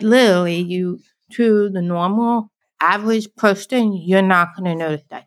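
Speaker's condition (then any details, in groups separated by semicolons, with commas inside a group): Deafblind, born deaf; cochlear implant on left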